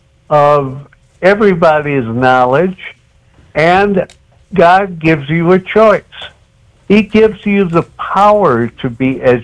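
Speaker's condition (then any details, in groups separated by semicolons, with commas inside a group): Cerebral palsy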